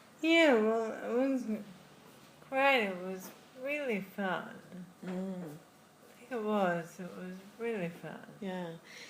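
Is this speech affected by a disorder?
Yes: Friedreich's ataxia; diagnosed in childhood.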